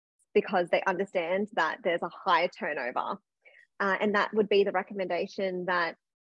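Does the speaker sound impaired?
No.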